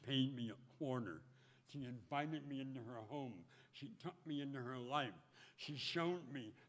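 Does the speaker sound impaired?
Yes: speech impediment; 17 surgeries.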